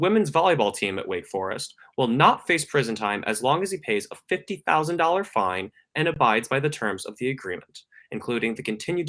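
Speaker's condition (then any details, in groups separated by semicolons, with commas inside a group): No condition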